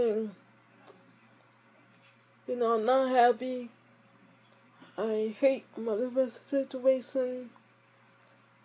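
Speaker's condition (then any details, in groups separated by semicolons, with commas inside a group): Speech impairment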